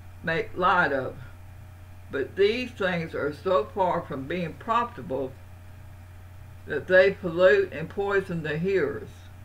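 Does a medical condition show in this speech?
Yes: Parkinson's.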